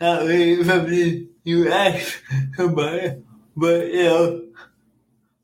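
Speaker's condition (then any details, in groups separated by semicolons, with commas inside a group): Cerebral palsy; cerebral palsy from birth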